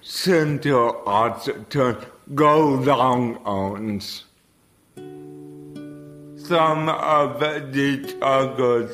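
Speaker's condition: Cerebral palsy; daily tasks harder than for others

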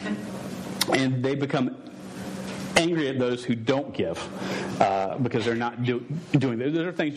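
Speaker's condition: Stuttering; says words would come out all wrong and different if he tried witnessing speech; repeated sounds, prolonged sounds

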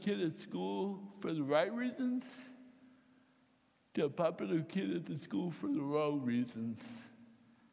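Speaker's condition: Cerebral palsy, mild; hand tremor

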